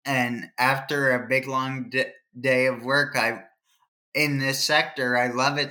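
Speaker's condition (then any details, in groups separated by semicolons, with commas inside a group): Cerebral palsy; from birth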